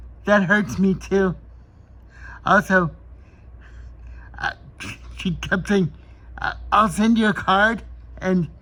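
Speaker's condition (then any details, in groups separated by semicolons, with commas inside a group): Cerebral palsy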